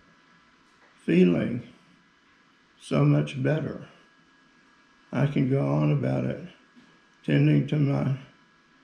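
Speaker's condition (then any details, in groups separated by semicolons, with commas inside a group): Parkinson's disease; tremor main symptom, balance problems, dyskinesia; 13 years since diagnosis, age 80, dyskinesia medication-managed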